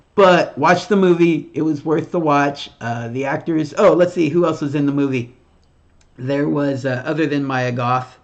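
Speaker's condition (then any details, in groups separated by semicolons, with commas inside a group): No condition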